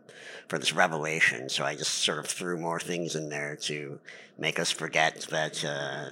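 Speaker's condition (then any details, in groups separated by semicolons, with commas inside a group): Cleft palate; lifelong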